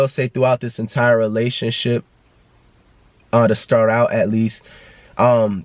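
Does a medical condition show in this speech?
No.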